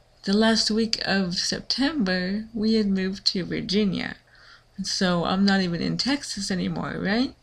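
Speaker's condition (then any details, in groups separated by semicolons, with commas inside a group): Cerebral palsy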